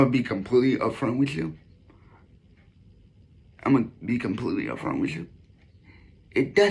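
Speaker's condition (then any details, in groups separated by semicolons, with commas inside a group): Cerebral palsy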